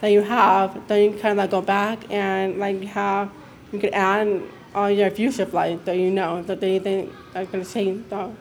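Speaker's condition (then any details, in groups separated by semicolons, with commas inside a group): Deafness; hearing loss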